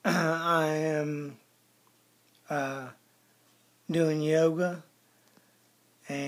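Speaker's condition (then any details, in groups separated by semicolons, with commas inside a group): ALS; speech slurred, significantly changed, daily breathing exercises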